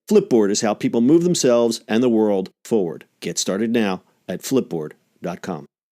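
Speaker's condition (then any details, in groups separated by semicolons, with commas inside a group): No condition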